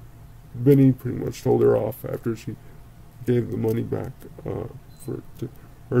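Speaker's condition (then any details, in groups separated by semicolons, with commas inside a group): Cerebral palsy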